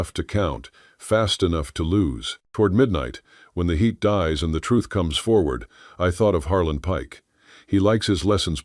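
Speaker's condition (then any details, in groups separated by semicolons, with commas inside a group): No condition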